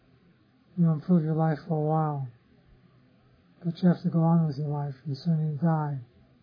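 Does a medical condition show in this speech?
Yes: Parkinson's disease; others offer remedies.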